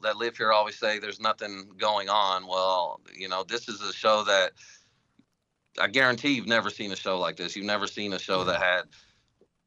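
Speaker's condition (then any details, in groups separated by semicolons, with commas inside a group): No condition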